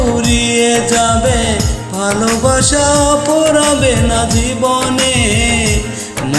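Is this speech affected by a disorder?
No.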